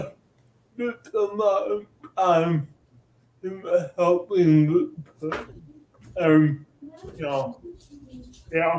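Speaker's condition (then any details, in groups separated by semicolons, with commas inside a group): Cerebral palsy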